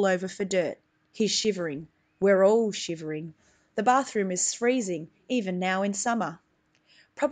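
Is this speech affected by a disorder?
No.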